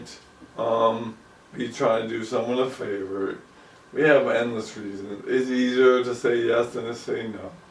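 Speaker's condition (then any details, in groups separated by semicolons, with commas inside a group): ALS; about 2 years since onset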